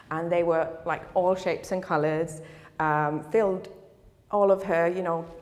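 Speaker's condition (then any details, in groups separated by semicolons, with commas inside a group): No condition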